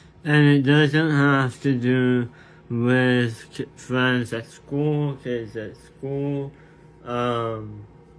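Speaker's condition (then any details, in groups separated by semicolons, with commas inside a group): Tongue cancer surgery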